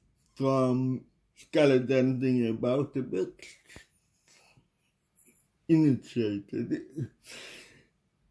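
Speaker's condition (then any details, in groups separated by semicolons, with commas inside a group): Cerebral palsy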